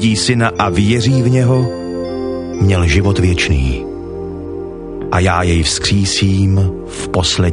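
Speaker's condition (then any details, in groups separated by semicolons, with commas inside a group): No condition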